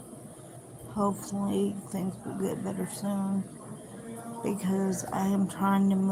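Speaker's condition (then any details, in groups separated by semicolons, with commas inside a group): Cerebral palsy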